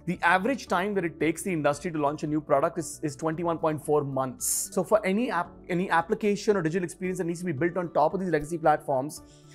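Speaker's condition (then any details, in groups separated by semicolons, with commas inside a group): No condition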